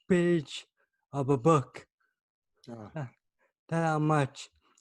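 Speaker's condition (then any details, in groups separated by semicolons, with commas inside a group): Cerebral palsy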